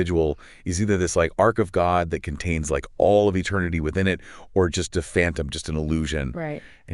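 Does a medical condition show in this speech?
No.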